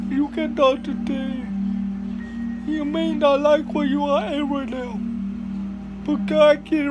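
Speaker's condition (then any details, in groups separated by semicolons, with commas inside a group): Cerebral palsy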